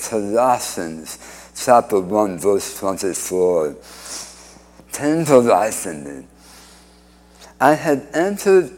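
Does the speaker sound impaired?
Yes: speech impediment after cancer surgery; speech impediment from reconstructed tongue tied to mouth floor, no speech with tracheostomy after surgery.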